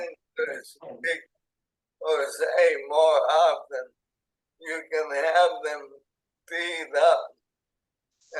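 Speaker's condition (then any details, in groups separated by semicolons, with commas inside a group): ALS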